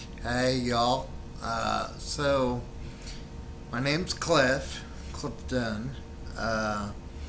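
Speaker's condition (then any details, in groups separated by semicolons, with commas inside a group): Friedreich's ataxia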